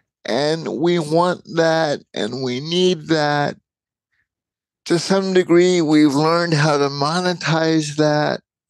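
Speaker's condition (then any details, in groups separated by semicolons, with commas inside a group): Cerebral palsy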